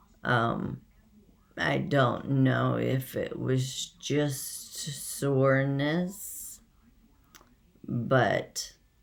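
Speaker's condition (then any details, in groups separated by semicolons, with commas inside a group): Essential tremor; hereditary, progressive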